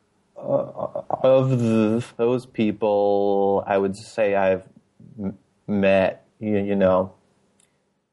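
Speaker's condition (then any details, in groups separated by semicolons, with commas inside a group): Stuttering; formerly on receiving end of stuttering support groups, NSA local chapters; talks more freely about and advertises stuttering, less ashamed since joining Stutter Social hangouts; repeated sounds, prolonged sounds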